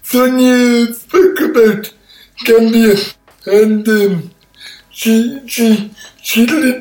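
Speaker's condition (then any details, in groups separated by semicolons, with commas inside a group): Cerebral palsy; all four limbs affected, born 12 weeks premature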